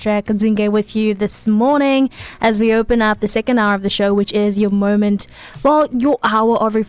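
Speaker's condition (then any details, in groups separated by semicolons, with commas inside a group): No condition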